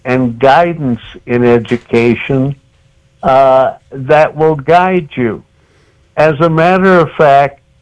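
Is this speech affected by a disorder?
Yes: cerebral palsy.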